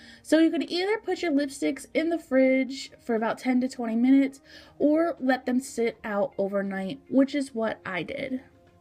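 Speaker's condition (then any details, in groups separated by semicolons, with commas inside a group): No condition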